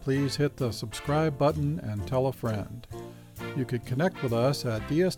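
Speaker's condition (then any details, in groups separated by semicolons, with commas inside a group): No condition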